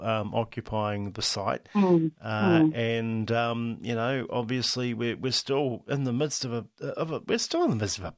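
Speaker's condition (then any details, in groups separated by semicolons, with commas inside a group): No condition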